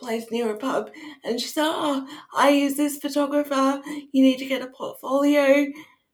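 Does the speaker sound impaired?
Yes: cerebral palsy; speech higher on bad days, people on cam often think drunk at first.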